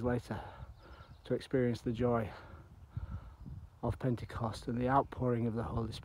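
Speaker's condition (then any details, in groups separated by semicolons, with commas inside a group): No condition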